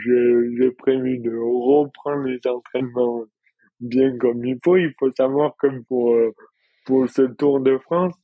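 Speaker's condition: Dystonia; rare neurological dystonia, involuntary muscle contractions, onset in childhood, daily physical effort, heavier for past 5 years; receives injections, more pain before injection, improved balance, no longer falls

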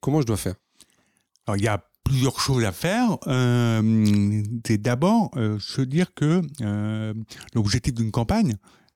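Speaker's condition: Profound deafness from birth, congenital

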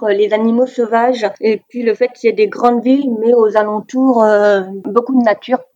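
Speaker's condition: Deafness, severe; oralist, uses some sign language

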